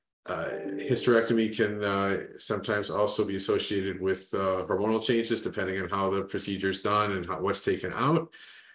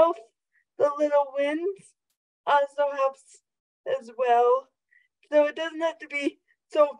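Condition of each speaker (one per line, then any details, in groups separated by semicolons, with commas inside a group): No condition
Cerebral palsy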